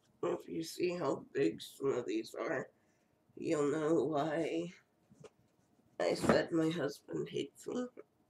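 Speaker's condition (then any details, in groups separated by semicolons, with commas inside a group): Cerebral palsy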